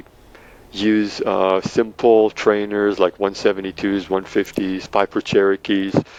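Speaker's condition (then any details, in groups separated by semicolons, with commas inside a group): No condition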